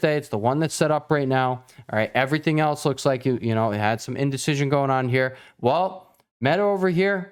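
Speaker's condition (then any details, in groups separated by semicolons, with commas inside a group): No condition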